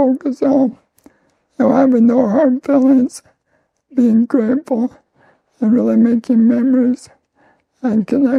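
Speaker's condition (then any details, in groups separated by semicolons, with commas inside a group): ALS; slowly progressing form, arms, legs, voice, lungs affected; voice and lungs affected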